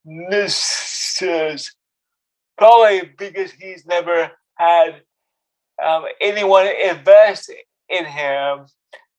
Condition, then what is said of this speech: Cerebral palsy. And then that was the first time that they would know that I have cerebral palsy, or the first time that they knew that I have a speech impediment.